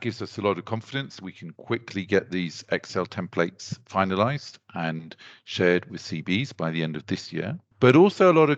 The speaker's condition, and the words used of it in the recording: No condition.